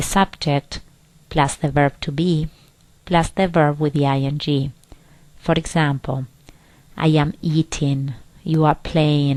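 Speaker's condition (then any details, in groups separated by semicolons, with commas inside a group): No condition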